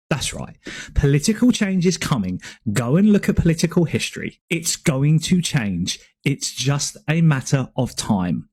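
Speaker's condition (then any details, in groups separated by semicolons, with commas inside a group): No condition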